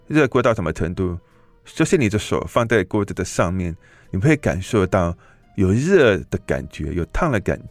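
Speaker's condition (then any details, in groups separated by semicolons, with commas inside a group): Hearing impairment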